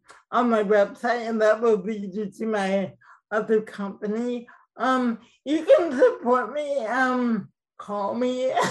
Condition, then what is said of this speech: Cerebral palsy. And as a result, I have cerebral palsy, which is a neurological disorder that mildly affects my speech and gait.